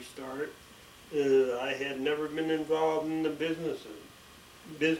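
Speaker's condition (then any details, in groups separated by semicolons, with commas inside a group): ALS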